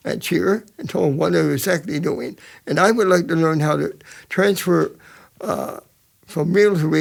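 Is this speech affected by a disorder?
Yes: cerebral palsy; present from birth.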